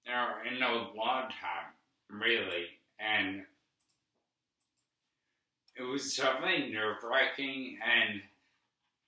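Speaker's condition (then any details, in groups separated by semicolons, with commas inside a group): Brain injury; affects how he talks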